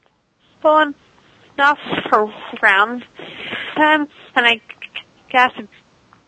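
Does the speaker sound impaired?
Yes: stuttering; very severe third grade, worse high school, speakeasy from Dr. John Haskell, speech therapy helped core; moderate, occasional speakeasy in-ear delayed auditory feedback device, not worn on show; device cuts stuttering about 95%, still stutters at sentence onset, worse around unfamiliar people, sometimes avoids talking; here prolonged sounds.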